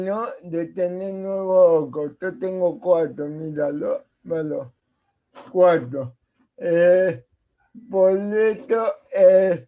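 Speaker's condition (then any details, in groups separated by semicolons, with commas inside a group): Cerebral palsy; present since birth; speaks as if with potato in mouth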